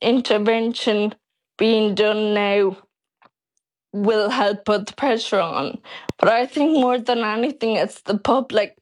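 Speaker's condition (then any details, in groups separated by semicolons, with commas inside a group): Friedreich's ataxia; onset at age 12, walking aid within a year, wheelchair for long distances within 4 years, wheelchair bound by school end; progressive, 16 years since onset, supplements only, no Skyclarys, reactive physio, speech therapy; speech drastically declining yearly, voice recorded for future synthetic voice, worsening swallow, uses dysphagia cups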